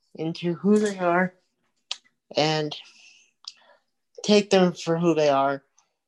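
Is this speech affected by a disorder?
Yes: cerebral palsy; from birth.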